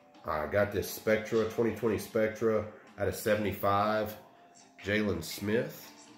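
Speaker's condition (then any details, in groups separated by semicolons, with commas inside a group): No condition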